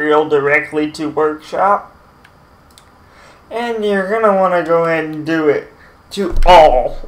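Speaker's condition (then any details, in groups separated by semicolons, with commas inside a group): Cerebral palsy, mild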